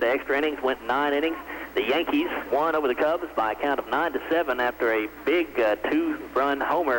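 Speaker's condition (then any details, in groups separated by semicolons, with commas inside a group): No condition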